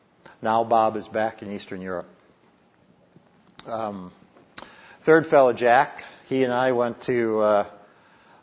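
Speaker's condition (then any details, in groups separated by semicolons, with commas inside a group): No condition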